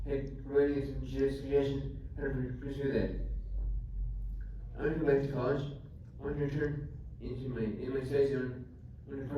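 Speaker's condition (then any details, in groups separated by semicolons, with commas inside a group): Traumatic brain injury; climbing accident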